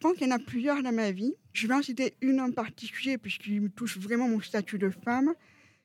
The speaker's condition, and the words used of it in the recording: Deafness. Moi, je suis sourde profonde. J'oralise depuis toute petite.